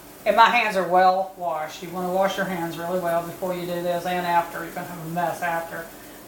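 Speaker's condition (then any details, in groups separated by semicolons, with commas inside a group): No condition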